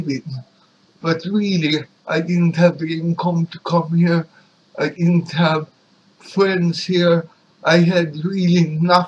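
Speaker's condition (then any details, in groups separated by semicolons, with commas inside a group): Cerebral palsy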